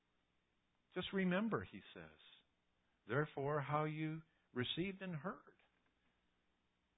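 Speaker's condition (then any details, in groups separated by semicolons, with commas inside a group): No condition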